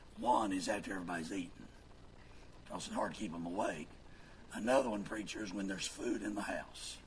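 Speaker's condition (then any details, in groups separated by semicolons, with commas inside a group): Vocal fold paralysis; irritating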